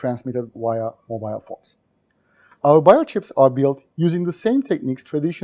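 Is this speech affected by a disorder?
No.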